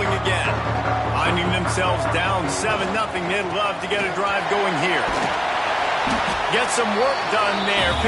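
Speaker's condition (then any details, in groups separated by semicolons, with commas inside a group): No condition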